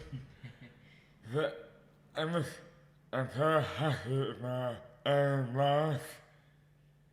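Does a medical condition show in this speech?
Yes: dystonia; mouth impairment affects speech.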